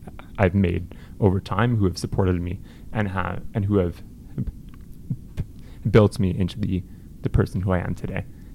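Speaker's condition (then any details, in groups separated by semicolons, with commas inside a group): Stuttering; persisting into adulthood, no cure, managed, no family history, past blocks up to 30 seconds; more when nervous, less when angry, tends not to block when singing, uncoordinated breathing contributes; repeated words, blocks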